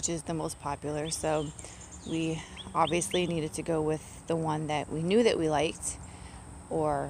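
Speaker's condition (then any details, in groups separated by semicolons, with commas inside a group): No condition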